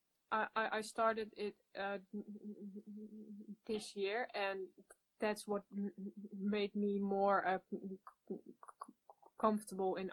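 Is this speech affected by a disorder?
Yes: stuttering; never had speech therapy; social anxiety therapy started this year, no speech techniques used, stuttering increased since isolation; not naturally fluent, stutters most when feeling not allowed to, fluent when wanting to show it; here repeated sounds, repeated words.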